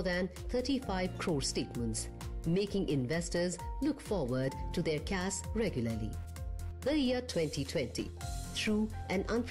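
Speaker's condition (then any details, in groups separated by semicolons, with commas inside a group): No condition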